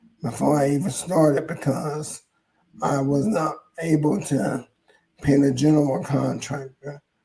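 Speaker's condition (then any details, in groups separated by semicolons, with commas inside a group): ALS; hoarse voice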